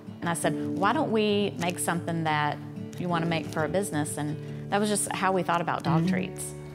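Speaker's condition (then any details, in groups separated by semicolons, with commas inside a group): No condition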